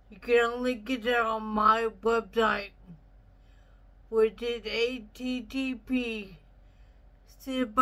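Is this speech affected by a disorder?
Yes: traumatic brain injury.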